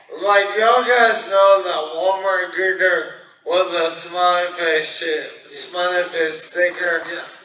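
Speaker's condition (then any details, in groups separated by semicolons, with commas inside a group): Brain injury; once unable to speak or breathe, now recovered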